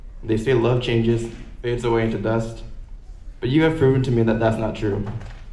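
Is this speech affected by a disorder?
No.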